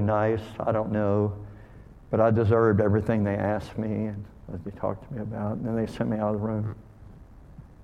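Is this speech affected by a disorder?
Yes: cleft lip and palate; called hair lip.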